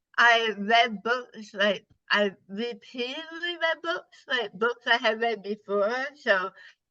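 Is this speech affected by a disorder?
Yes: partial glossectomy for tongue cancer; tongue cancer, over half of tongue removed.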